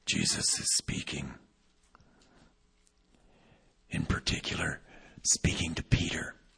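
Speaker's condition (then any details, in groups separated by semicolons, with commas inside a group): Vocal cord paralysis, unilateral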